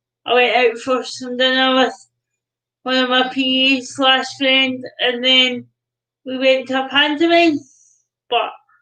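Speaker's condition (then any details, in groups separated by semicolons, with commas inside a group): Cerebral palsy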